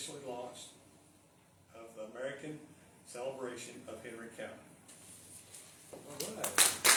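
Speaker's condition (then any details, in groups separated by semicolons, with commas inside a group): No condition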